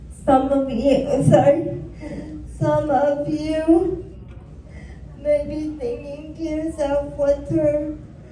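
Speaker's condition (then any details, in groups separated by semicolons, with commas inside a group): Cerebral palsy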